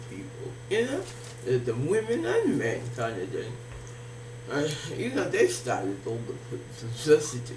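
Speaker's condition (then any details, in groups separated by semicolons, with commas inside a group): Facial palsy; can barely hear own speech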